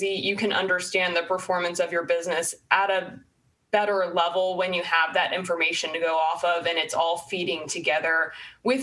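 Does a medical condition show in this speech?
No.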